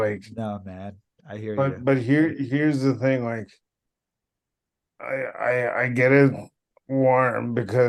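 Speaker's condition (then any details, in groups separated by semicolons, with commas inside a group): Cerebral palsy; power wheelchair since childhood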